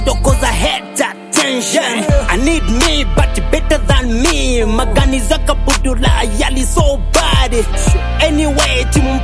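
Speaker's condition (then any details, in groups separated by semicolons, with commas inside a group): No condition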